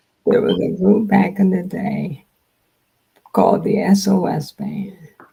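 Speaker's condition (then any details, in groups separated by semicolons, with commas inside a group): Multiple sclerosis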